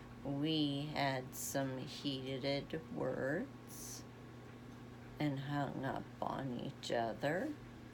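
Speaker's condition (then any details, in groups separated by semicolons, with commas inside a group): Essential tremor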